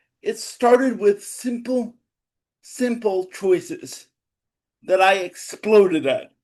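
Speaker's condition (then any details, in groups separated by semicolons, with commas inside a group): Cerebral palsy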